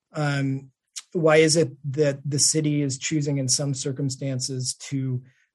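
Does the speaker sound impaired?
No.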